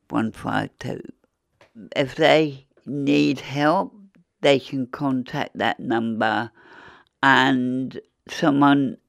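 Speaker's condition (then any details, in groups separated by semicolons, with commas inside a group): Williams syndrome; present since birth, not hereditary, missing genetic material, diagnosed at nearly 50 after Philadelphia conference article; age 68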